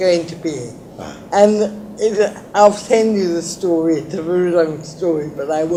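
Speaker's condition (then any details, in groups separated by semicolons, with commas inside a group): Cerebral palsy; lifelong; walks and runs, completed full marathon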